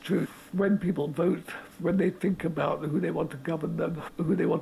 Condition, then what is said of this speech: ALS (motor neuron disease). I'm speaking through a sort of air contraption which enables me to breathe.